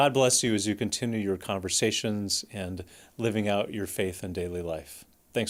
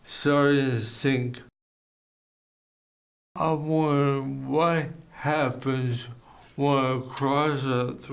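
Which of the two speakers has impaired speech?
The second: ALS; bulbar onset, slurred speech first; recently diagnosed, symptoms over a year; worsening slurred speech, eventual breathing failure mentioned.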